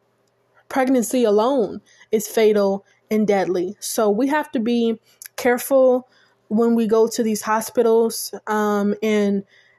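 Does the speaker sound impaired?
No.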